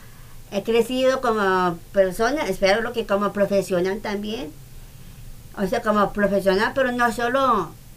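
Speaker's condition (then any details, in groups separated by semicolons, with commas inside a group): Down syndrome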